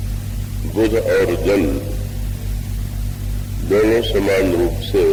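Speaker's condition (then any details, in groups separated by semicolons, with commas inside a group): No condition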